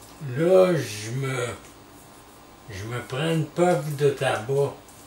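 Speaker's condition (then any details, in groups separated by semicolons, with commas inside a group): Traumatic brain injury; surgery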